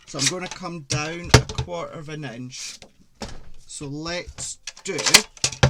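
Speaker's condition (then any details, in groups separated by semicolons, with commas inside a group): No condition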